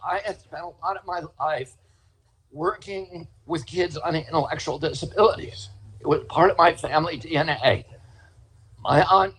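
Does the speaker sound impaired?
Yes: spasmodic dystonia; voice trembles.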